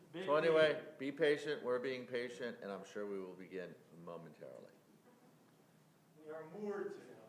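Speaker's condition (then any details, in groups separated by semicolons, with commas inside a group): No condition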